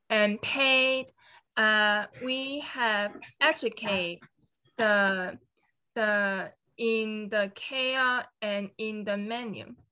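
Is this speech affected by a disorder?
Yes: aphasia; uses pictures on phone instead of written menus to communicate orders; fragmented agrammatic sentences, word-finding gaps, filler words, asked to slow down.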